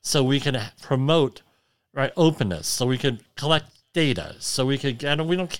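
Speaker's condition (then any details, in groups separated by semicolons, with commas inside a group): Cleft lip and palate; implied much improved now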